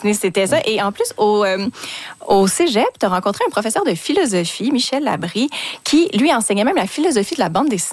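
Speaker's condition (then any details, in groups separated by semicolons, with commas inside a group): No condition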